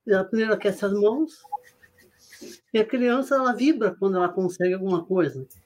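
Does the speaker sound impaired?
Yes: Parkinson's disease; Parkinson's disease diagnosed 17 years ago, facial rigidity, stiff body.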